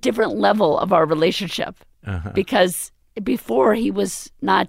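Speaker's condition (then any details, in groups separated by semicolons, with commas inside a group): Left vocal cord paralysis, left unilateral; near-fatal pneumonia two years ago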